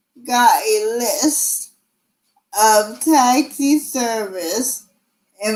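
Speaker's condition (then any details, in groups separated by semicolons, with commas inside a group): Cerebral palsy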